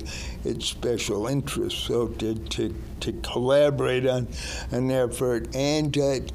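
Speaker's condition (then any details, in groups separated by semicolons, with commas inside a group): Cerebral palsy; present from birth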